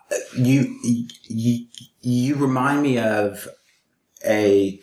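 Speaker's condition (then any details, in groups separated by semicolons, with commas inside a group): Stuttering; severe stuttering, therapy at Purdue speech clinic started 12 years ago, four Toastmasters clubs; still stutters terribly severely; repeated sounds, prolonged sounds, blocks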